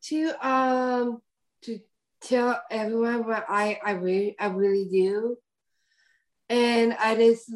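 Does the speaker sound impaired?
Yes: Down syndrome.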